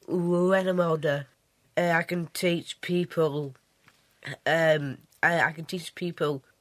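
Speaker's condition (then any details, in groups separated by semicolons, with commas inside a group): Down syndrome; child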